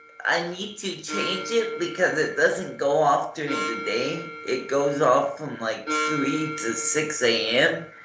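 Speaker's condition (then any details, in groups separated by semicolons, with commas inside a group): Cerebral palsy; morning medication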